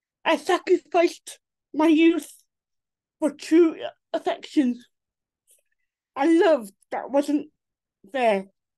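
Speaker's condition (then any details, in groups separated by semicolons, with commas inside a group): Cerebral palsy; from birth, affects limbs and neck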